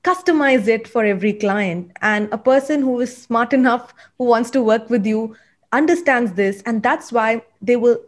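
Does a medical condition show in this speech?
No.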